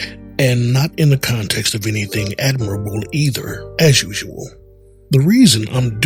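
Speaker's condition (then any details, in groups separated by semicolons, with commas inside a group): No condition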